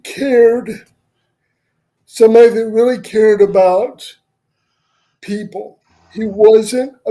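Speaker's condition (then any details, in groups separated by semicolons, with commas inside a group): Cerebral palsy; uses wheelchair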